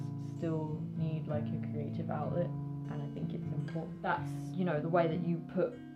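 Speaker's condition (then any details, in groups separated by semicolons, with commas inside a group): No condition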